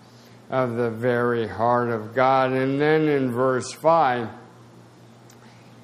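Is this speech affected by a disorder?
Yes: spasticity, mild.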